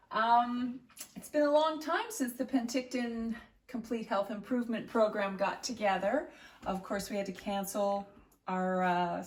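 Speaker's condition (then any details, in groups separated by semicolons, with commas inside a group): No condition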